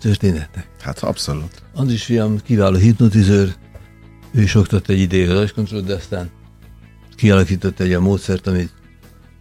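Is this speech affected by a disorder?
Yes: Parkinson's disease; harder for listeners to understand.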